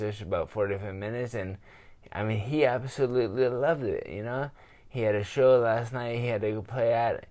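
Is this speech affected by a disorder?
Yes: traumatic brain injury; daily pranayama breathing therapy, acquired brain injury program.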